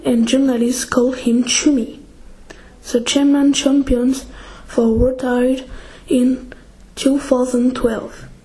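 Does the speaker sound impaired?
No.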